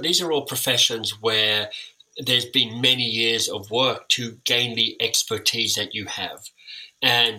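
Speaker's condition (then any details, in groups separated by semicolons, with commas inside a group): Cleft lip and palate; time with an orthodontist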